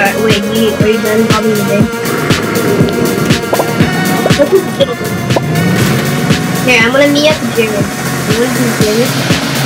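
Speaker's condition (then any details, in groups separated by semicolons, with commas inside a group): No condition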